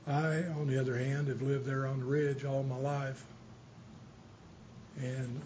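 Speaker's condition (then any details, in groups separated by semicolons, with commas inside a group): Parkinson's; not speaking too fast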